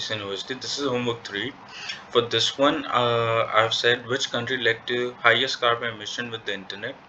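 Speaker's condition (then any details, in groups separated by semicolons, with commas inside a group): No condition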